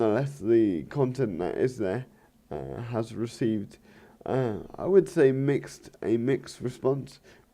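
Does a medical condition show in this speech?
Yes: cerebral palsy.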